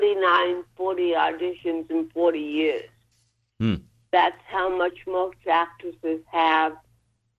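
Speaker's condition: Cerebral palsy; brace after surgery

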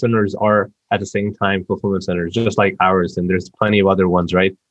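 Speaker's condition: No condition

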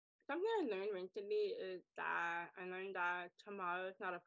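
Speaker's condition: Deafness, acquired deafness, wears hearing aids; acquired deafness from ear infection at age 4

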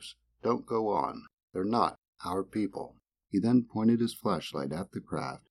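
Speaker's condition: No condition

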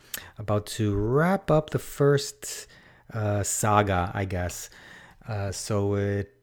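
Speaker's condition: No condition

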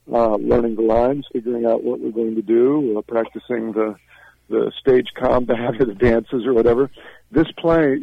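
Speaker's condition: No condition

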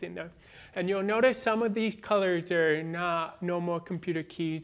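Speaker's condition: Born deaf, cochlear implant

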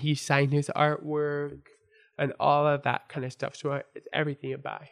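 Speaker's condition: Born deaf; congenital deafness from birth; ongoing speech struggles; had to learn to speak and hear, hard, first full sentence at age five, English difficult

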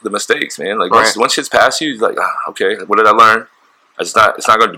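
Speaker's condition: No condition

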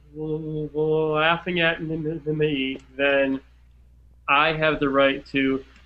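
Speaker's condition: Stuttering; overt stuttering, blocks up to 30 seconds, deliberately prolonged stuttering when laughed at; repeated sounds, prolonged sounds

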